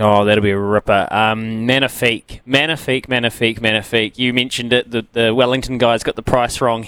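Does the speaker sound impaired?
No.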